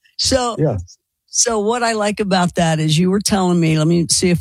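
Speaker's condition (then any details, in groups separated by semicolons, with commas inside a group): No condition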